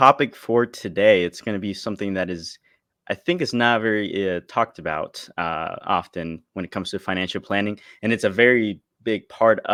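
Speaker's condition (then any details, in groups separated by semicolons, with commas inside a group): No condition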